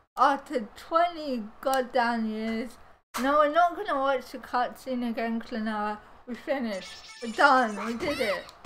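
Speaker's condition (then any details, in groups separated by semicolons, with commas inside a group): Cerebral palsy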